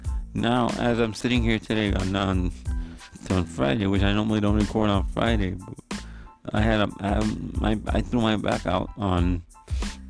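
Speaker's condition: Cerebral palsy; orthopedic doctor care in teens

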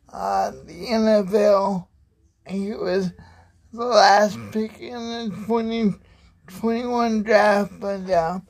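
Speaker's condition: Cerebral palsy

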